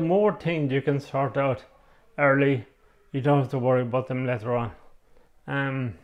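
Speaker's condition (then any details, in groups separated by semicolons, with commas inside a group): MND; onset right side; communication devices assessed, types replies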